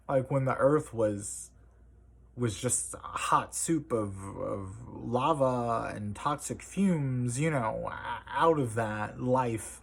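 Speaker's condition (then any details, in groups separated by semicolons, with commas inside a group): No condition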